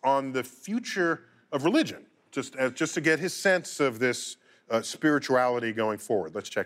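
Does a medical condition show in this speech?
No.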